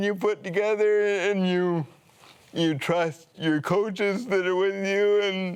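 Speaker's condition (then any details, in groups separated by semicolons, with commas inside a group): Cerebral palsy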